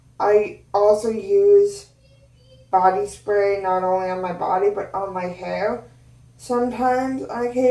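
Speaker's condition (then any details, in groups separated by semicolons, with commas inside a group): Cerebral palsy; both hands affected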